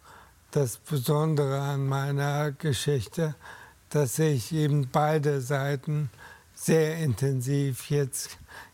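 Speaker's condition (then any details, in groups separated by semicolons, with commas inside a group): ALS; companion Cassandra Menten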